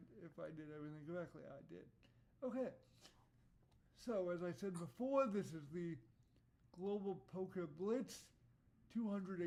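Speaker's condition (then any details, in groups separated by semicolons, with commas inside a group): Cerebral palsy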